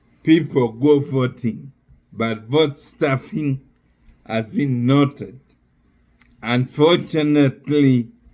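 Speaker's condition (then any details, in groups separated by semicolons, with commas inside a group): Neurological disease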